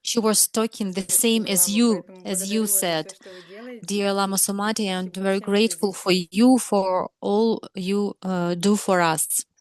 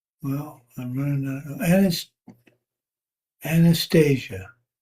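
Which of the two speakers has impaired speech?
The second: Parkinson's; tremor varies day to day.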